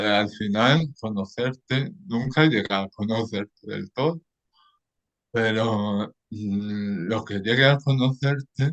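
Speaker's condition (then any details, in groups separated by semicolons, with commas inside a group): Cerebral palsy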